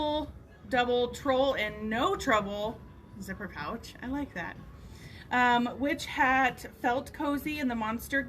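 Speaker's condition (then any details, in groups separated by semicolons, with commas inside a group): No condition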